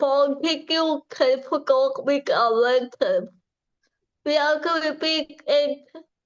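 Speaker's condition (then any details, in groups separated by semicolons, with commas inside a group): Cerebral palsy; from birth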